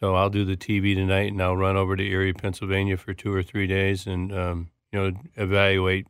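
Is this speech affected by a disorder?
Yes: Parkinson's disease; left hand clutching about eight years before diagnosis, diagnosed within 2 days via friend Peter Secchia, Grand Rapids; 4 years since diagnosis, tremor and hand clutching with anxiety, big and loud therapy via movement specialist; speech tough, speech therapy with ahs before going on air, big and loud voice training.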